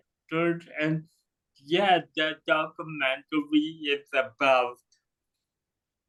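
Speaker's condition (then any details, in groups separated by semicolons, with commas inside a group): Cerebral palsy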